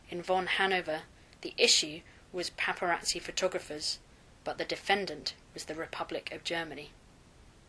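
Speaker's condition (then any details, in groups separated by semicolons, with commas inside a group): No condition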